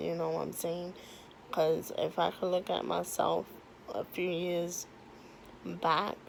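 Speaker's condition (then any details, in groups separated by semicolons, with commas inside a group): Cerebral palsy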